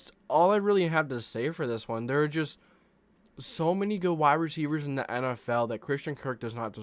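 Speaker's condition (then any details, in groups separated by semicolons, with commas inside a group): No condition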